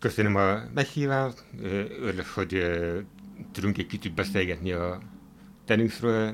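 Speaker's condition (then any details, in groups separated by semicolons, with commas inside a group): Hearing impairment, hard of hearing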